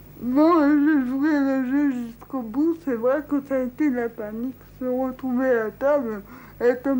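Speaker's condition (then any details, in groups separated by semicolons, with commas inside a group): Cerebral palsy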